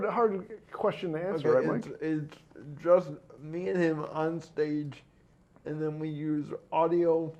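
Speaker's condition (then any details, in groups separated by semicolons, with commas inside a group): Cerebral palsy; mixed spastic quadriplegia, from birth, arms, legs, torso affected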